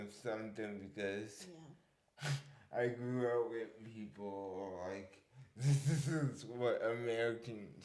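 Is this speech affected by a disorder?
Yes: cerebral palsy.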